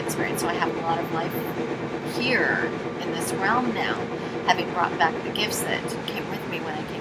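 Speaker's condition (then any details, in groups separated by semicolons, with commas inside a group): No condition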